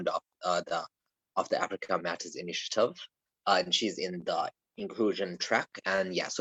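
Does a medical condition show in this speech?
No.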